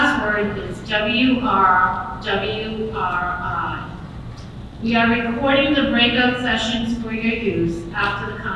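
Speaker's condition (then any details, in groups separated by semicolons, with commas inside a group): No condition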